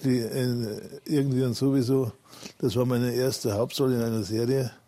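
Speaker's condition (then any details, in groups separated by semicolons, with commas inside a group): Parkinson's disease; feels symptom-free when well adjusted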